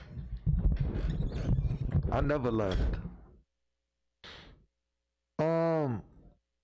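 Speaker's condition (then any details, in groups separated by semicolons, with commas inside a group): No condition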